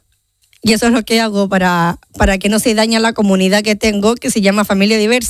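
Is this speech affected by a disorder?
Yes: Down syndrome; genetic condition; age 30.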